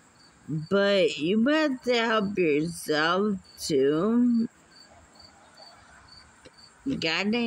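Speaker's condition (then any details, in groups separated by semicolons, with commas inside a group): Muscular dystrophy; unable to walk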